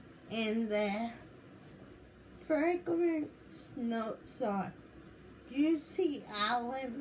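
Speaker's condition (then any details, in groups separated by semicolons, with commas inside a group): Cerebral palsy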